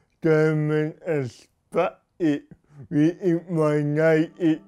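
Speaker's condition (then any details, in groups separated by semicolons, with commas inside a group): Cerebral palsy; lack of oxygen at birth; adult; speech sometimes unclear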